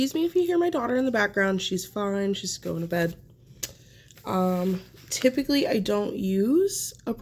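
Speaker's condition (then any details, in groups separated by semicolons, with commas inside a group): No condition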